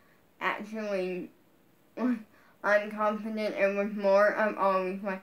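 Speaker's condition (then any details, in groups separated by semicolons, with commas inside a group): Brain injury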